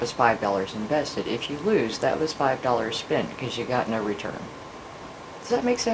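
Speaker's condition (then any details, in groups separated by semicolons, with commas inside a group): No condition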